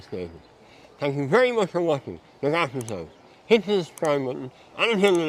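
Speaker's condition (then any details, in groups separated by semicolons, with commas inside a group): Mouth cancer surgery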